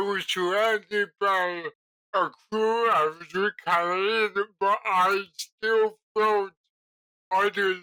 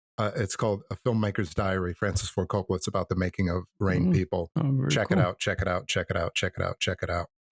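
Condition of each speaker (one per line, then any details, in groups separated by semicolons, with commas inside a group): Cerebral palsy
No condition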